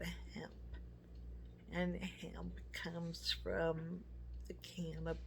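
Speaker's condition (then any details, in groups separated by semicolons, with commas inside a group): MS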